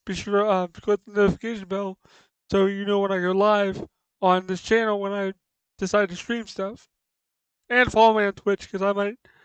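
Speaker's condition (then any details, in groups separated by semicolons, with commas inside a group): Cerebral palsy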